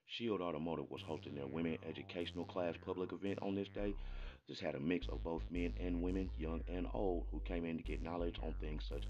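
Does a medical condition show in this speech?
No.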